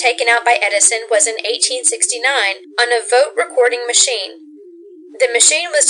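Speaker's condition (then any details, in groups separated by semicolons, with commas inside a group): No condition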